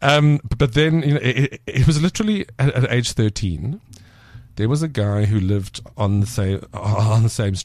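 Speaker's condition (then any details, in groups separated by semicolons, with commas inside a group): Stutter; stutter since childhood, severe in youth, fear of speaking, shyness, later gained confidence; stutter still present, noticeably slowing interview, more relaxed as interview goes on; worse under stress, less when relaxed, chose menu items by what could be said; repeated sounds, prolonged sounds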